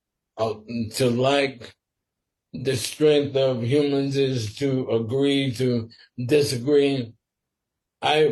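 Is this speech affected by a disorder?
Yes: sporadic ALS.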